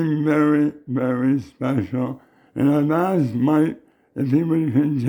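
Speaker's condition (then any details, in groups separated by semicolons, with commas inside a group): Oral cancer; base of tongue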